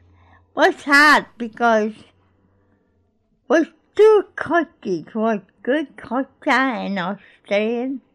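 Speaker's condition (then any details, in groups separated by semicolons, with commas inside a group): Cerebral palsy; born in Greece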